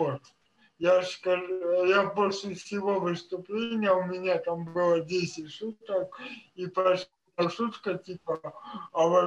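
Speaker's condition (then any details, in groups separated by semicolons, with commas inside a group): Cerebral palsy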